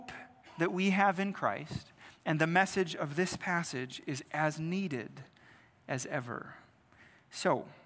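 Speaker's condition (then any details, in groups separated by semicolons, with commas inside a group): No condition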